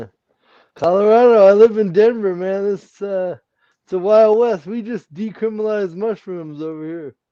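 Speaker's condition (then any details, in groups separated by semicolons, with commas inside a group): Cerebral palsy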